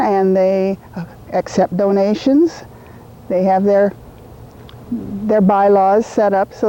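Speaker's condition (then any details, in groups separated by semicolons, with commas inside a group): No condition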